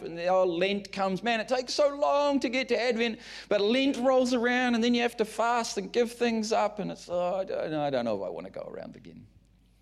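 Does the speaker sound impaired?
No.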